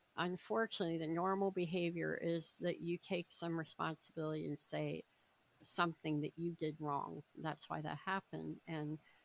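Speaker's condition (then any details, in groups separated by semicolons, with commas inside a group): Cleft palate, severe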